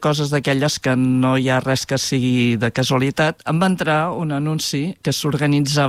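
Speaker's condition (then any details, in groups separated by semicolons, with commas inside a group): No condition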